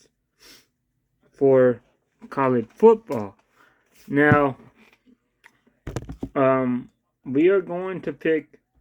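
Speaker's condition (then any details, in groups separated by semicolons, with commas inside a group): Cerebral palsy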